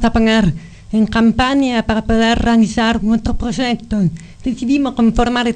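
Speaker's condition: Profound bilateral congenital deafness; profound bilateral deafness from birth, detected near 15 months, lifelong hearing aids insufficient for speech; first cochlear implant at 27, second some years later, about 1.5 years rehabilitation, nearly 35; learned speech visually by lip reading and early reading, now perceives speech through implants

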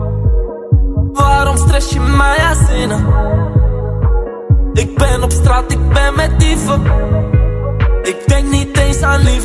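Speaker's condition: No condition

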